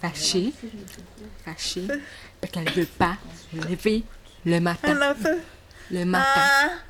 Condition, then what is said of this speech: Deafness. Et donc, moi, je m'efforce à bien articuler pour que un sourd puisse me